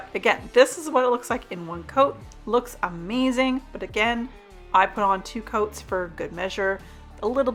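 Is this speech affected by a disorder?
No.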